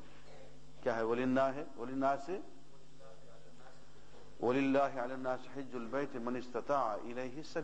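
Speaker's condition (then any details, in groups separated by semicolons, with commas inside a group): No condition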